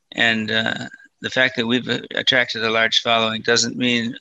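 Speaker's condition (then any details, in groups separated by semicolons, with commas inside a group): Parkinson's disease; Parkinson's disease diagnosed about six years before recording; about six years since diagnosis, mild symptoms, little progression, still able to work and teach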